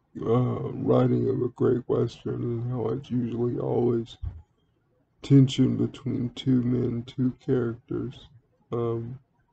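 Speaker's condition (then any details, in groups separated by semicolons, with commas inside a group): Cerebral palsy; speaks relatively well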